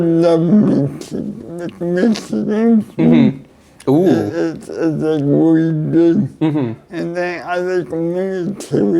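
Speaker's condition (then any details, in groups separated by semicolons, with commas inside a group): Cerebral palsy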